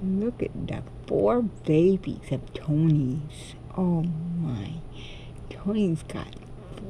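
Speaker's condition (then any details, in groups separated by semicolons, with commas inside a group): Cerebral palsy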